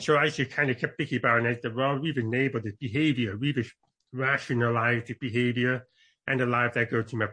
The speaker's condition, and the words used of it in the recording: Deafness. So I will do my best to be clear as possible.